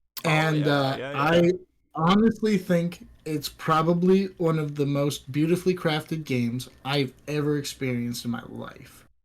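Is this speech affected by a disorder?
No.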